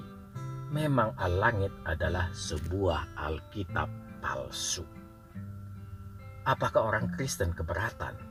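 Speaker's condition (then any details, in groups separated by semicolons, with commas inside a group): No condition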